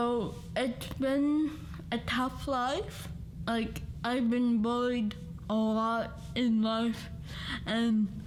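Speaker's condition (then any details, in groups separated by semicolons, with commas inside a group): Cerebral palsy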